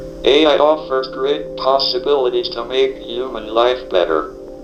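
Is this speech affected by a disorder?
Yes: ALS, through a speech-generating device.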